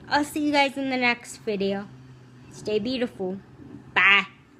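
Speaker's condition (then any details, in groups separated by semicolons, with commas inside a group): Cerebral palsy, spastic, severe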